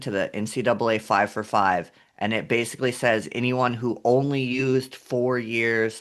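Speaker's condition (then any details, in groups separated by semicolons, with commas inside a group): No condition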